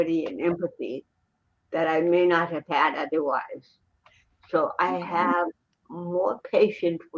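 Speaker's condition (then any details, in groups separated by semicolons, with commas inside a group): Cerebral palsy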